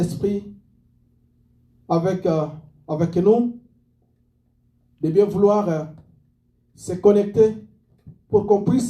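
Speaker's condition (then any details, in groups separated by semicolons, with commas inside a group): No condition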